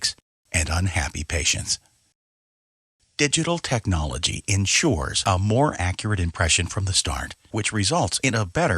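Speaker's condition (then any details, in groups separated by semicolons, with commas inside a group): No condition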